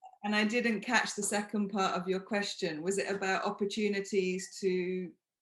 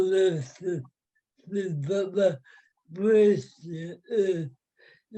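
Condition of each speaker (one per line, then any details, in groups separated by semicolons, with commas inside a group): No condition
Cerebral palsy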